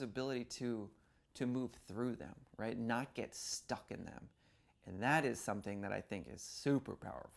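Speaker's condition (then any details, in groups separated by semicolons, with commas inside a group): No condition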